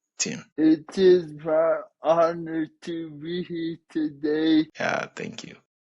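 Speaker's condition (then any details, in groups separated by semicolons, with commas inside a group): Traumatic brain injury; caused by accident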